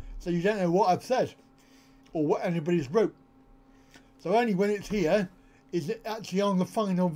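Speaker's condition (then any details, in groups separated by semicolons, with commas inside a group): Cerebral palsy; back surgery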